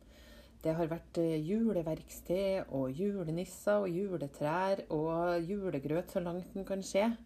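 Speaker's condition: No condition

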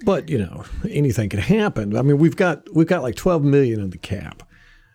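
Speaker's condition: No condition

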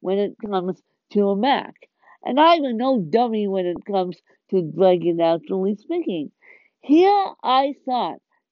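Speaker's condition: Speech impediment; speech impediment since at least the 90s, uses Mac voice dictation

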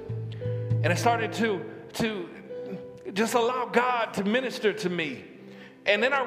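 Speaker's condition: No condition

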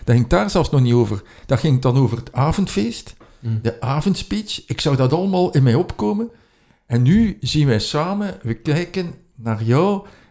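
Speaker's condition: No condition

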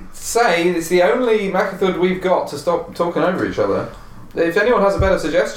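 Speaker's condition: No condition

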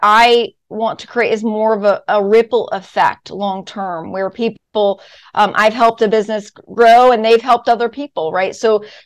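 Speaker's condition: No condition

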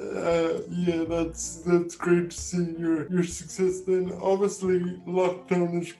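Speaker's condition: Cerebral palsy; spastic quadriplegic type

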